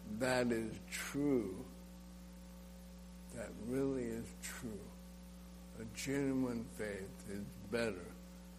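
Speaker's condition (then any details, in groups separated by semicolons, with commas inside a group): ALS; ALS (amyotrophic lateral sclerosis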